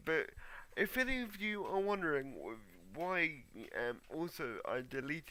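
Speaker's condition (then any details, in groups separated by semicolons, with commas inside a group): Cerebral palsy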